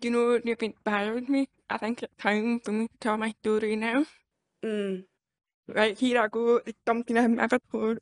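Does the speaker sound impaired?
Yes: profoundly deaf; cochlear implant, Bluetooth microphone streaming to implant cuts background noise, relies on captions, chat box.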